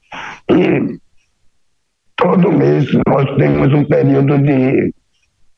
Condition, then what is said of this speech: Laryngectomy. E hoje eu uso uma prótese fonatória que me permite falar bem e ser bem compreendido.